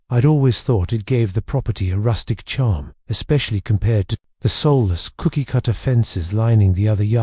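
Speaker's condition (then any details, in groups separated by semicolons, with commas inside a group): No condition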